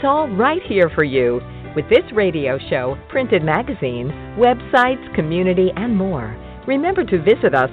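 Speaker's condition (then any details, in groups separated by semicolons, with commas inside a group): No condition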